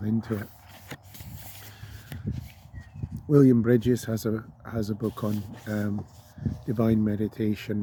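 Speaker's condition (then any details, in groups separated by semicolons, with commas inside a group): No condition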